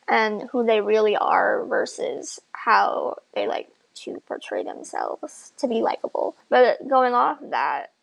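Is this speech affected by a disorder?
Yes: bilateral cleft lip and palate; from birth.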